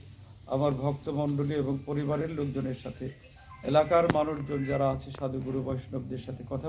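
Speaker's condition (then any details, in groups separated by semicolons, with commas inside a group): No condition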